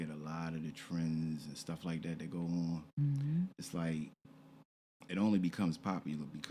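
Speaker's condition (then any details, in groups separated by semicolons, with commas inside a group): No condition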